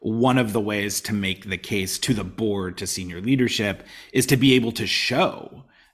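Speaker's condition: No condition

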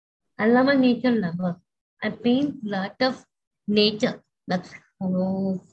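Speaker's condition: Down syndrome; extra chromosome, diagnosed around 4th month after birth, developmental delays, early intervention, physiotherapy, speech therapy; short simple sentences, some ungrammatical phrasing, mother rephrases questions for her

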